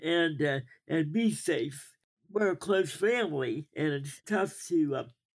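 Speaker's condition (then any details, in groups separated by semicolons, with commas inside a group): Cerebral palsy; learned walking with braces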